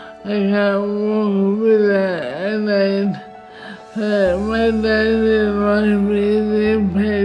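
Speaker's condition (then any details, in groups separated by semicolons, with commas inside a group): Motor neurone disease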